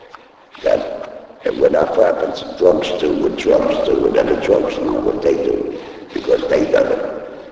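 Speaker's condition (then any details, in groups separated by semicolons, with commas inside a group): Laryngectomy; voice box removed by operation, voice first lost at racetrack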